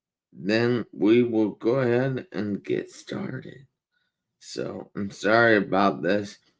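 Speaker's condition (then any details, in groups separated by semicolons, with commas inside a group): Traumatic brain injury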